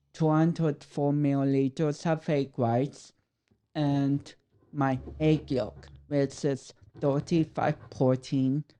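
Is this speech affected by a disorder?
Yes: cerebral palsy; affects speech.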